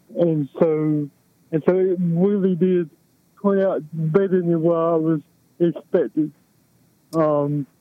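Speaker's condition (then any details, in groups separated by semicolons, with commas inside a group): Cerebral palsy; affecting movement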